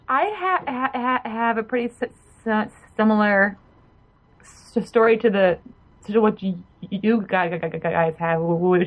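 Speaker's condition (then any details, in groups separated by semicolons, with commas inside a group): Stuttering; support group before any therapy, earlier fear of speaking, recent years of more acceptance and ease; fallen back over past 6 months, voluntary stuttering practice dropped; speaking on the show has fallen back in past 6 months; repeated sounds, prolonged sounds, blocks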